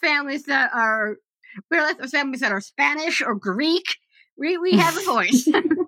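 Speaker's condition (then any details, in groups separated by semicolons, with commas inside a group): Down syndrome; extra copy of 21st chromosome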